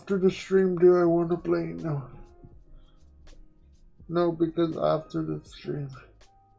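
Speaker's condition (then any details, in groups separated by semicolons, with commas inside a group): Quadriplegic cerebral palsy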